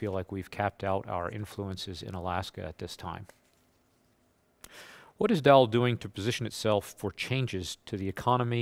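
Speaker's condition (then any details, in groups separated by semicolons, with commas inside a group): No condition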